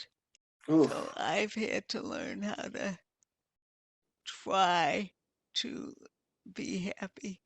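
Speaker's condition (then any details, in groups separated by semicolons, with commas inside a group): Multiple sclerosis; progressive form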